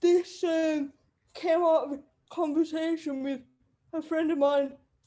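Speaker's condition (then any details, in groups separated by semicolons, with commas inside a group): Cerebral palsy; wheelchair user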